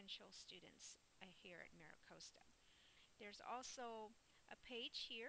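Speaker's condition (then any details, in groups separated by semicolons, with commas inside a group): No condition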